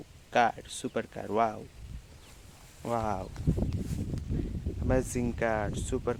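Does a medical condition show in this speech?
No.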